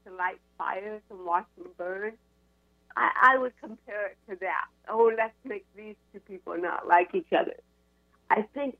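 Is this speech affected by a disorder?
Yes: cerebral palsy; from infancy, diagnosed at UCLA, spinal cord surgery C1 to C7, titanium neck limits looking up; ongoing Botox for chronic pain, constant uncontrollable brain signals against spinal hardware.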